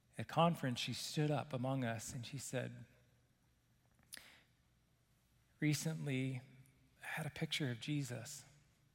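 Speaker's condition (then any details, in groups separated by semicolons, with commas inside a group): No condition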